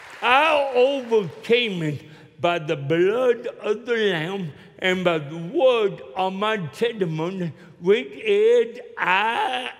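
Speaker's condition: Cerebral palsy; still talks funny

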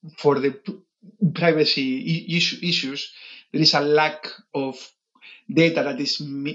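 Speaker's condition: Stuttering; stuttering since age 5, chronic and lifelong, many speech and language therapists over the years; about 2 to 5 years of daily practice talking to 200 people, controlled stuttering technique; could not say own name properly until late 20s, now uses a trained speaking style; repeated sounds

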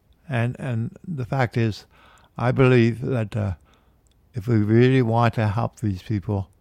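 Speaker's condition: Parkinson's disease; man aged 73

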